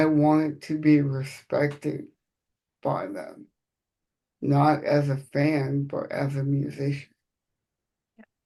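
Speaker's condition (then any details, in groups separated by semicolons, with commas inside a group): Cerebral palsy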